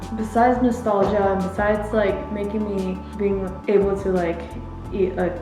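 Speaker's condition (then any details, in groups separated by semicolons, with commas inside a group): No condition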